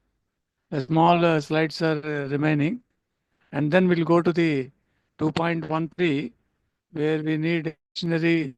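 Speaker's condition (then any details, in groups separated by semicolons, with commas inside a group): No condition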